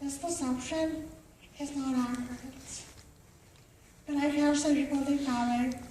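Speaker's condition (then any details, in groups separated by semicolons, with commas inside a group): Cerebral palsy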